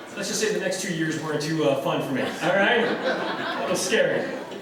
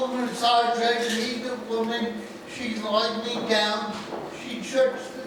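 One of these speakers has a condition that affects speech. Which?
The second: cerebral palsy; since birth, born not breathing.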